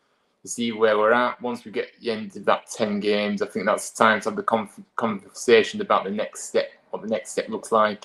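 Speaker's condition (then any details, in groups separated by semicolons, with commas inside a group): No condition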